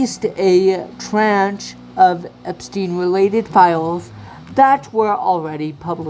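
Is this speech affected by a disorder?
Yes: cerebral palsy.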